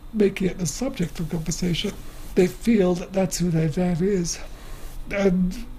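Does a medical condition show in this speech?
Yes: motor neuron disease; wheelchair user, breathing tube, phlegm cleared from throat, assistant and computer needed; no tracheotomy, refuses tracheotomy revival since it would end speech; still able to speak, lack of breath, swallowing easily goes the wrong way.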